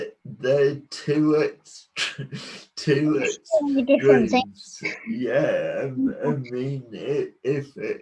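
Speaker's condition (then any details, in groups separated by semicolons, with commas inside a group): Cerebral palsy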